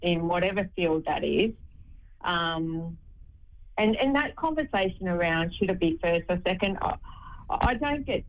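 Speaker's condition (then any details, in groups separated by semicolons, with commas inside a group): Deafness; blind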